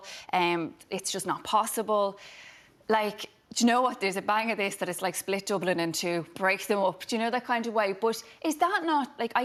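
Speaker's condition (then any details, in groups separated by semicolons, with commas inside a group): No condition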